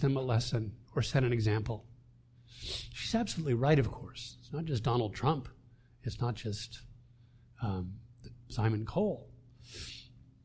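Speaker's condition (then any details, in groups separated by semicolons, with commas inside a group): No condition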